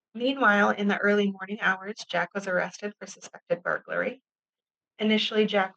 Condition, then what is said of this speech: None; typical speech.